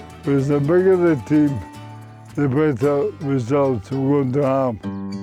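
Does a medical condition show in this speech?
Yes: motor neurone disease.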